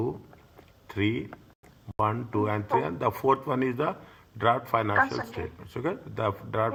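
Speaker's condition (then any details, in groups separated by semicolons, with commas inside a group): No condition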